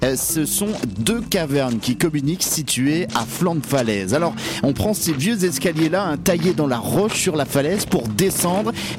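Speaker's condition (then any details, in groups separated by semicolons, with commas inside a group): No condition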